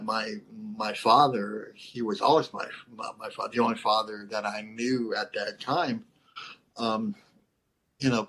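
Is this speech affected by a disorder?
Yes: cleft lip and palate; not fully formed at birth.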